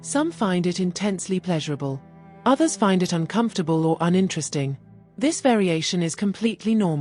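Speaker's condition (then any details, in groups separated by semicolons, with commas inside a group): No condition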